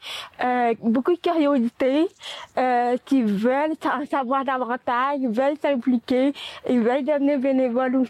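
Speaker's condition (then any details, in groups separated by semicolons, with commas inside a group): Cerebral palsy; four limbs affected, no manual dexterity, hearing problem, hearing aids both ears since age six months; speech and language disorder caused by cerebral palsy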